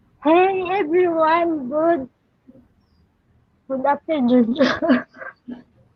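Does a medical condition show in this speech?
Yes: cerebral palsy; brain damage, motor problems.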